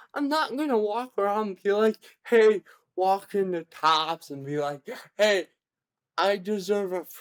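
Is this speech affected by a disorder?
Yes: cerebral palsy; present from birth, severe; about 22 years since birth.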